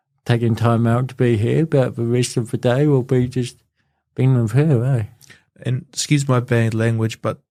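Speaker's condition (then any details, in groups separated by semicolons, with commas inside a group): Cerebral palsy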